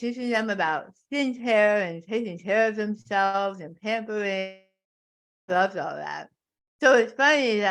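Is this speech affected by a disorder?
Yes: tongue cancer; stage four tongue carcinoma, half tongue removed.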